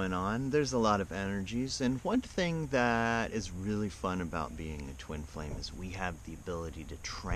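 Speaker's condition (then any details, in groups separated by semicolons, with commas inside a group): No condition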